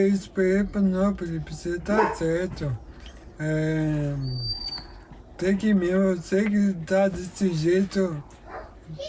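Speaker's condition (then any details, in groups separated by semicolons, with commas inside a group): Amyotrophic lateral sclerosis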